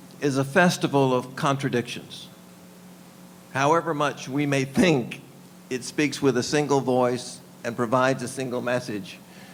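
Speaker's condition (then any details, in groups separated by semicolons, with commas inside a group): No condition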